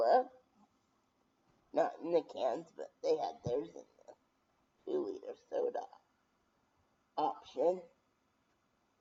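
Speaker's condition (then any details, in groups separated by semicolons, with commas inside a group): Brain injury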